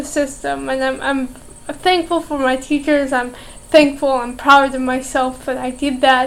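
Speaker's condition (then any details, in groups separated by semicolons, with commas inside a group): Cerebral palsy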